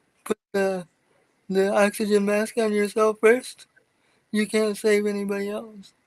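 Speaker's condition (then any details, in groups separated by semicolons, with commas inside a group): Cerebral palsy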